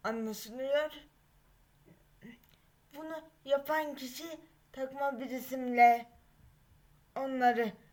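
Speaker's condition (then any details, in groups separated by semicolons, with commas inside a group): Cerebral palsy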